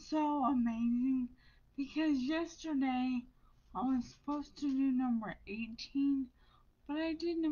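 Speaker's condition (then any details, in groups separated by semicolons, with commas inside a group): Brain injury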